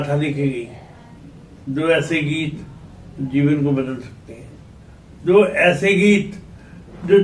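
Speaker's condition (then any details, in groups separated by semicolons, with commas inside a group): Cerebral palsy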